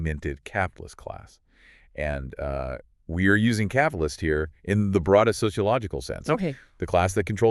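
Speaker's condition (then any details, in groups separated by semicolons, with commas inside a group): No condition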